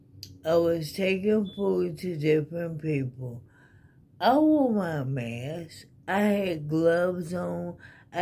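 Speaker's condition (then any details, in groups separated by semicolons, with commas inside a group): ALS; diagnosed three months after onset, genetic testing, possible wheelchair ahead; voice changed early, can no longer sing, voice main early symptom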